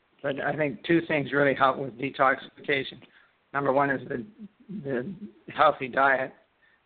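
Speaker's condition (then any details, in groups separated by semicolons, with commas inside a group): Parkinson's disease; shuffling walk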